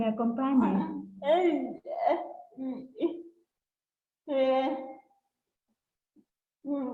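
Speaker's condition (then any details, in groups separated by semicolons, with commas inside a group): Cerebral palsy; since birth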